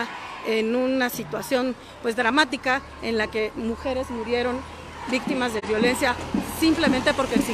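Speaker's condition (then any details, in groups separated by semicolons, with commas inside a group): No condition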